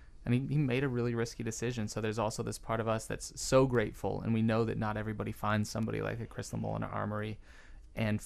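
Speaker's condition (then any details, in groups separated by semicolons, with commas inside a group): No condition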